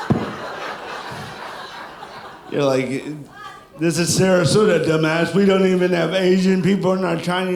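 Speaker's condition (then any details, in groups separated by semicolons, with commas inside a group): Cerebral palsy; from birth; sounds drunk, constant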